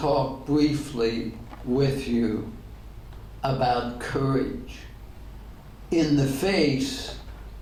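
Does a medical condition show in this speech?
Yes: ALS; degenerative; diagnosed ten years ago.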